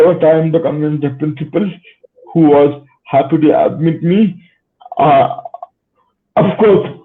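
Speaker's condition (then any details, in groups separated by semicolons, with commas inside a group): Cerebral palsy, spastic; slow speech, formerly very impaired, 10-15 years to master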